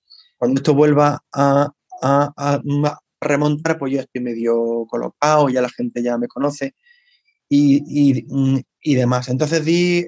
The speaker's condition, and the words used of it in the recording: Stuttering. Pero, curiosamente, contando no suelo tartamudear.